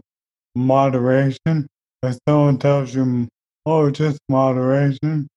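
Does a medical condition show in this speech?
Yes: ALS; recent evaluation for communication devices, trying demo products to type, eyes expected to last long.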